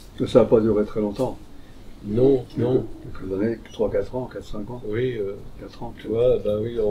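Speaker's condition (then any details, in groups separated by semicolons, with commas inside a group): No condition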